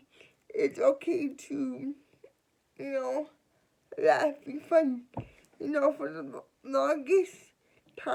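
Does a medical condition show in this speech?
Yes: cerebral palsy.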